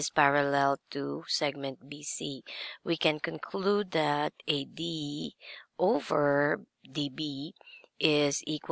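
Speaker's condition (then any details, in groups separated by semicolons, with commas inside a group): No condition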